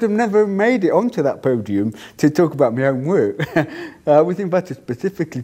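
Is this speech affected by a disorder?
Yes: deafness; cannot hear own voice.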